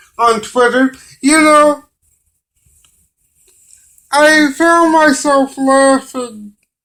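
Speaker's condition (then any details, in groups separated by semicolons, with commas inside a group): Cerebral palsy; limited use of the hands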